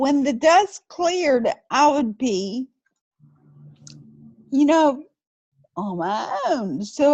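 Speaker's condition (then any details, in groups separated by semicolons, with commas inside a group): Friedreich's ataxia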